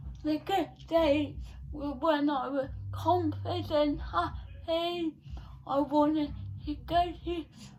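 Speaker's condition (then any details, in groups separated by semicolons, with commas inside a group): Cerebral palsy; not quadriplegic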